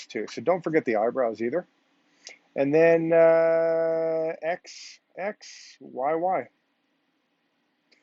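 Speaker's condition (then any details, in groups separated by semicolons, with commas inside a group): No condition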